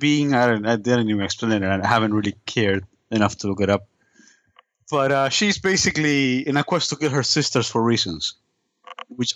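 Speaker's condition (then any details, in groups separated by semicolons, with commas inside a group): No condition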